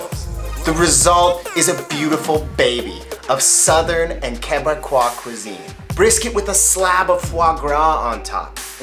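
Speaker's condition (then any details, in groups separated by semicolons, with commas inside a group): No condition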